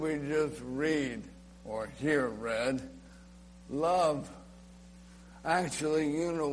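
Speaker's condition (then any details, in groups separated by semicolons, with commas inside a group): ALS; legs affected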